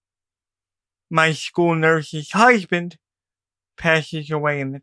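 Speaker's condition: Cerebral palsy; disability school ages 3 to 6

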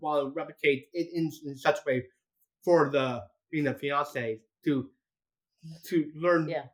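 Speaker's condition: Down syndrome; Down syndrome since birth, intellectual and developmental disability; age about 27, about 26 or 27 years since birth diagnosis

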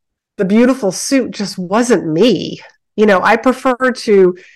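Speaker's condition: No condition

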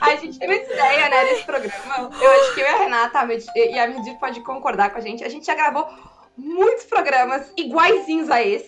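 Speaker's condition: No condition

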